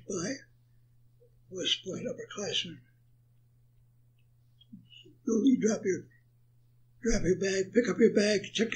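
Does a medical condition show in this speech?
Yes: Parkinson's.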